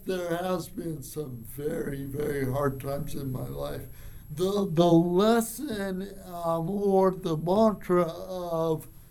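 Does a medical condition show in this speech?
Yes: cerebral palsy; from birth.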